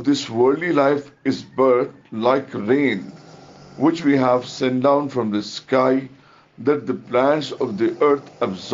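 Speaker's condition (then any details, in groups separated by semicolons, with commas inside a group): No condition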